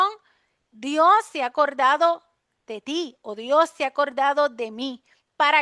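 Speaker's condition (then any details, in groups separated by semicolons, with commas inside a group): No condition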